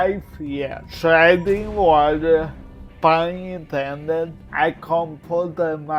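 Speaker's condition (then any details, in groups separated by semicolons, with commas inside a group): Cerebral palsy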